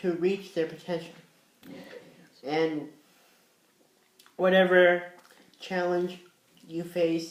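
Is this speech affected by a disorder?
Yes: cerebral palsy.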